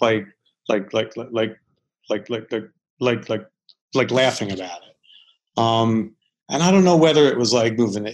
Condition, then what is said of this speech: Stuttering. First, the, uh, when you when you first meet you, you're like, you don't know at first, and you're like, oh, he's got a stutter.